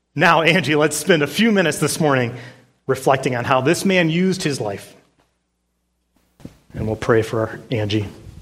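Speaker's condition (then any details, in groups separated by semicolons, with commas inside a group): No condition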